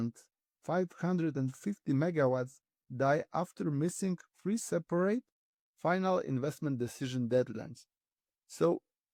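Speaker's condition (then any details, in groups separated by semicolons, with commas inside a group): No condition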